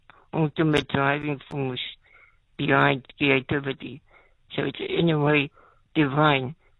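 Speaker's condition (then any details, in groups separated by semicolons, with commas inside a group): Spinal muscular atrophy, type 2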